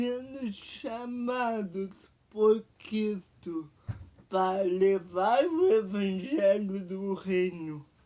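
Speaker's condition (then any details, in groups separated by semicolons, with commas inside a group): Paralysis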